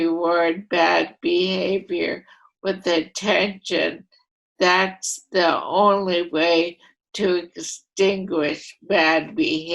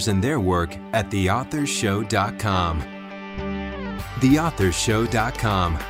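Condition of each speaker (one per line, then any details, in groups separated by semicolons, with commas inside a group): Primary lateral sclerosis; first diagnosed as ALS, affects all voluntary motor neurons; at least eight years since diagnosis, slower than expected course; voice affected
No condition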